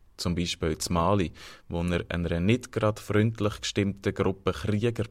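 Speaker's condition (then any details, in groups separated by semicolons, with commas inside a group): No condition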